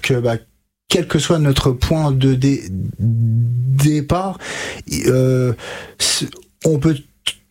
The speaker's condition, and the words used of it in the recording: Stuttering. Donc là par exemple j'ai des blocages et j'ai des répétitions, mais auparavant, avant que je fasse ce gros travail orthophonique, c'était une catastrophe